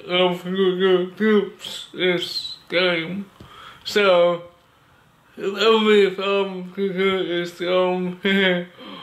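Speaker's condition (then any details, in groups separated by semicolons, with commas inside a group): Cerebral palsy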